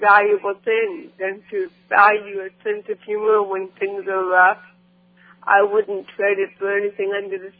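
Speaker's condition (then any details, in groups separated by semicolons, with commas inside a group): Cerebral palsy; speech affected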